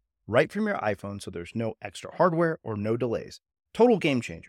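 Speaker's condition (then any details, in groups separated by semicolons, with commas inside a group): No condition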